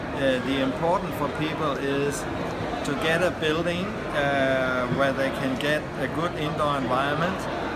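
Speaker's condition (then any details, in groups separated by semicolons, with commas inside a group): No condition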